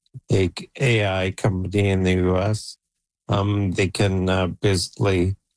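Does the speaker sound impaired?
Yes: ALS; Neuralink n1 brain implant 3 months ago, Toronto Western Hospital trial, computer control, age 48; still talking, voice declining, voice banked with 11 labs, communicating by computer through implant; expects to lose speech soon, 11 labs AI voice to speak via Neuralink.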